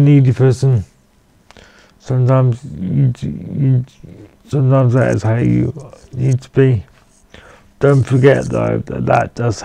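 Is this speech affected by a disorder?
Yes: cerebral palsy.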